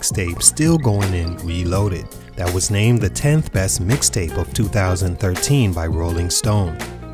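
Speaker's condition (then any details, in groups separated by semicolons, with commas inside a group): No condition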